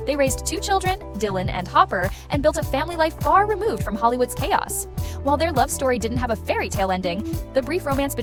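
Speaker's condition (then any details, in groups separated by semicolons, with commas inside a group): No condition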